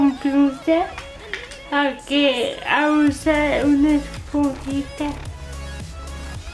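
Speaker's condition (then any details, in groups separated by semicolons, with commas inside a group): Cerebral palsy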